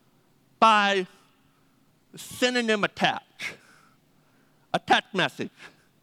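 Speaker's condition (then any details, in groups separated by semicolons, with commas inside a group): Deafness; needs names repeated several times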